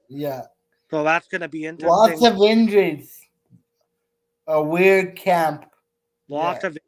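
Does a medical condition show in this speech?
Yes: cerebral palsy.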